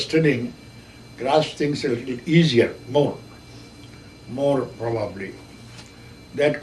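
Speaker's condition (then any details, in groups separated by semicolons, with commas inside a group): No condition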